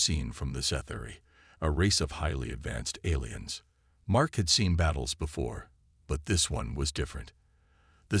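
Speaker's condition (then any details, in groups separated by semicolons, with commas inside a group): No condition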